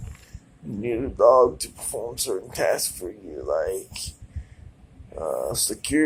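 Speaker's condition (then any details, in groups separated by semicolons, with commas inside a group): Cerebral palsy; present since birth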